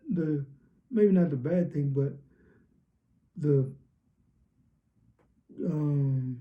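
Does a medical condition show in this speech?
Yes: cerebral palsy, spastic diplegia.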